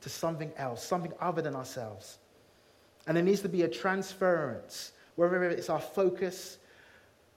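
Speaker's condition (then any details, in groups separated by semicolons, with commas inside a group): No condition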